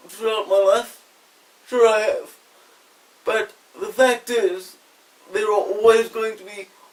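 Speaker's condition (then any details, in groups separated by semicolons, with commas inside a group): Quadriplegic cerebral palsy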